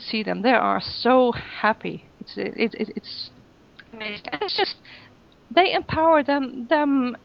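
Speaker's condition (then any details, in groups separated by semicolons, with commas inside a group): Stuttering; stutter with silent blocks, freezes, body movements and tics, major stuttering on oral presentations; stutters a lot in this recording, recording stress increases stutter; slow, clear, articulated speech, mostly fluent in English and Swedish, more stuttering in Dutch, German, French; repeated sounds, repeated words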